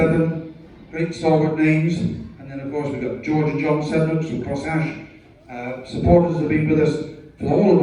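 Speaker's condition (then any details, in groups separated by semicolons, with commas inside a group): No condition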